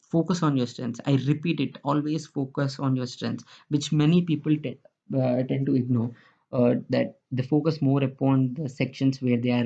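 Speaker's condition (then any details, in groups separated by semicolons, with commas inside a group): No condition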